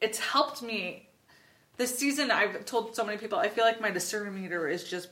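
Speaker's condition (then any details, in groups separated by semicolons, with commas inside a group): No condition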